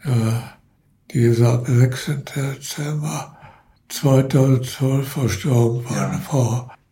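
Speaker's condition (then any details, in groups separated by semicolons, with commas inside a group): Parkinson's disease; progressive Parkinson's disease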